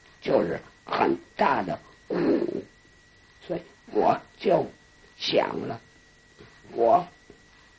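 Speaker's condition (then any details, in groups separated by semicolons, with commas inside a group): Laryngectomy, esophageal speech; trained in esophageal speech class; voice from swallowed air burped up, shaped by mouth articulators, learned through persistent belching practice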